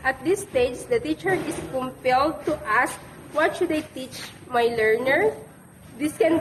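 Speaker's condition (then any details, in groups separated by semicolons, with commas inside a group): No condition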